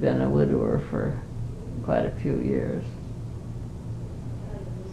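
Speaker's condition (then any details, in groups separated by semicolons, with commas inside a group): Parkinson's disease; cannot live alone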